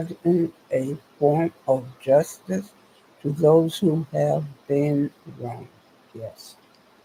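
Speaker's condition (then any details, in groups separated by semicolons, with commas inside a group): Spinal neurosarcoidosis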